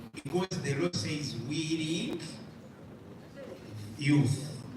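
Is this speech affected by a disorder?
No.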